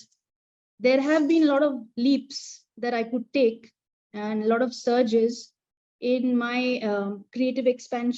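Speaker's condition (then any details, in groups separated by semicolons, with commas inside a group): No condition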